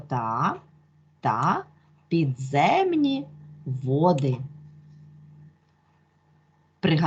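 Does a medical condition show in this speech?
No.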